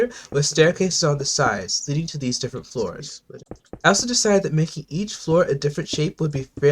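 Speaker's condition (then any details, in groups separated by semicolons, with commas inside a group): No condition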